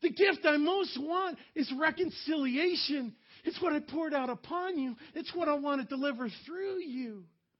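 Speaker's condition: No condition

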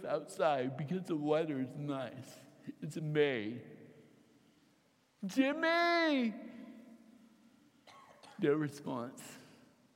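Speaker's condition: Cerebral palsy, mild; can't speak right

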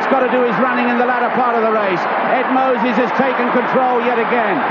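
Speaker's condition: No condition

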